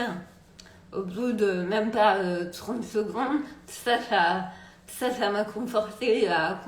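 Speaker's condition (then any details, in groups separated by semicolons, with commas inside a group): Multiple sclerosis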